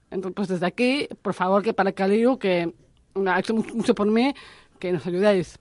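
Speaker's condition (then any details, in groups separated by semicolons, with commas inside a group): Down syndrome; intellectual disability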